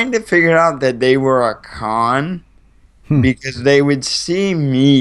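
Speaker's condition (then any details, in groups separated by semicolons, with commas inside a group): Cerebral palsy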